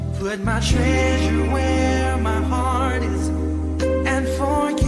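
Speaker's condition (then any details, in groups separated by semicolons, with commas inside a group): No condition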